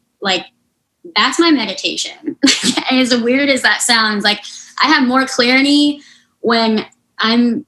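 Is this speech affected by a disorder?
Yes: unilateral cleft lip and palate; severe congenital unilateral cleft lip and palate, 23 surgeries by age 17, final surgery in high school; speech therapy after stroke at 18, relearned spelling and putting words together.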